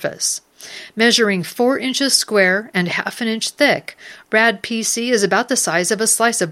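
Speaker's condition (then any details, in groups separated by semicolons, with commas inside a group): No condition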